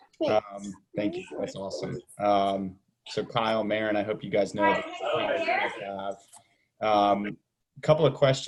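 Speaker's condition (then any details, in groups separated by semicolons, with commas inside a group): No condition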